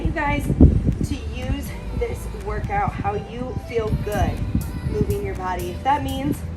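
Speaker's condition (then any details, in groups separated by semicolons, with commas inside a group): No condition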